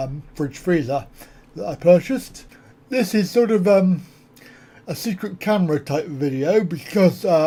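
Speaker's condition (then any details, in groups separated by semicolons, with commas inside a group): Cerebral palsy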